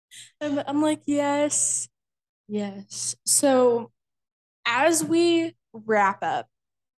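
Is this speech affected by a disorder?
Yes: stuttering; at times very severe, voluntary stuttering used as a technique; at times very badly, others often do not notice, can stutter on purpose, voluntary stuttering gives some fluency; here repeated words, prolonged sounds.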